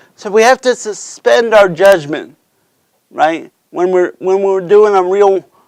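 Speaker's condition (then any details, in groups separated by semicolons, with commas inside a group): Cerebral palsy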